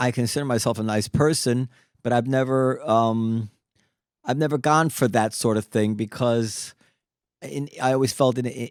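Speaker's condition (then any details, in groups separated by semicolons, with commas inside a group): No condition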